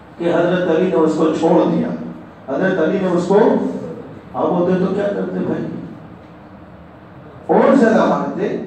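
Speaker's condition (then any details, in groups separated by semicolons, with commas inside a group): No condition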